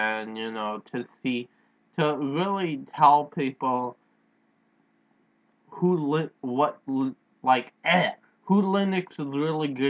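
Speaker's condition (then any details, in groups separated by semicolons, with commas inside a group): Cerebral palsy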